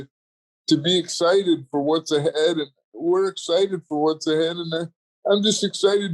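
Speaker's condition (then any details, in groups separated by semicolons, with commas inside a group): Cerebral palsy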